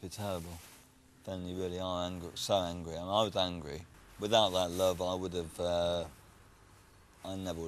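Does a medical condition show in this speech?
Yes: cerebral palsy; bad wobble since childhood; diagnosed about five years ago; speech defect since childhood.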